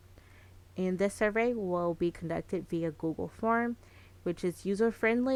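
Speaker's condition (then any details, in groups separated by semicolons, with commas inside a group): No condition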